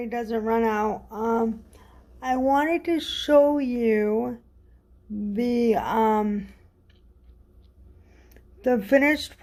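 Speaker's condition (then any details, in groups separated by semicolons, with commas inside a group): Cerebral palsy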